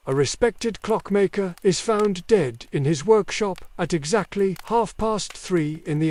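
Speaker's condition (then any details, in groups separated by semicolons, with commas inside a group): No condition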